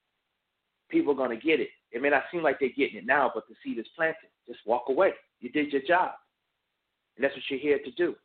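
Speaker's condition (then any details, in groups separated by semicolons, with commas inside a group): No condition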